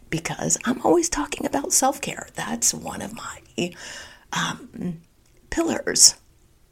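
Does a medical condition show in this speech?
Yes: spasmodic dysphonia; new diet.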